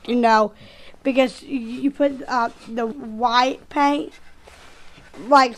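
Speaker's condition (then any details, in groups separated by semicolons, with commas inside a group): Down syndrome; delivering doctor concerned at once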